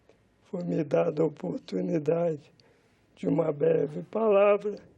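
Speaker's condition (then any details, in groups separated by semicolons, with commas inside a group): Amyotrophic lateral sclerosis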